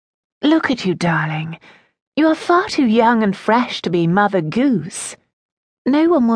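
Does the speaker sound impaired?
No.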